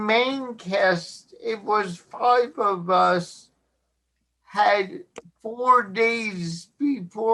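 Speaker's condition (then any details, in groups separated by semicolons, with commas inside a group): Cerebral palsy; since birth, born not breathing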